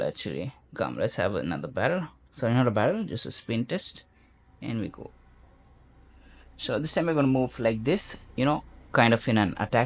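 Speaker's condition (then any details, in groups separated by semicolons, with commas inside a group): No condition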